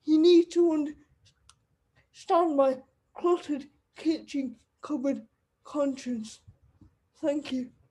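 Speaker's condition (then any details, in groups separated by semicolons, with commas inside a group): Cerebral palsy; wheelchair user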